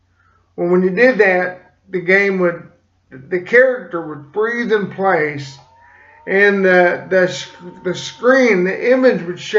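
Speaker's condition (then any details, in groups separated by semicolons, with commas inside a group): Cerebral palsy; slight speech impediment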